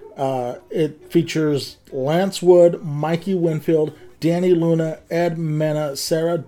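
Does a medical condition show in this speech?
No.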